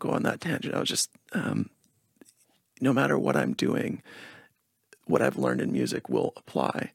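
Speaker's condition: Spasmodic dysphonia; lower voice less consistent, higher pitch more pinched but words get out

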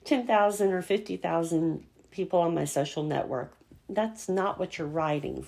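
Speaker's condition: Cleft palate; congenital

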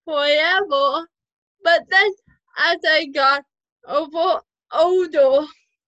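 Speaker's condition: Cerebral palsy, spastic quadriplegic, mild

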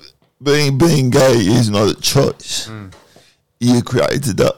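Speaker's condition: Cerebral palsy

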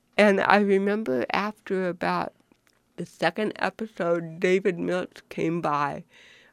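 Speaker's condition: Cerebral palsy; titanium neck

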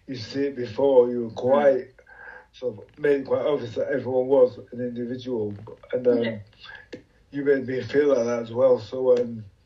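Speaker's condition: Motor neuron disease; occupational therapist help with gadgetry

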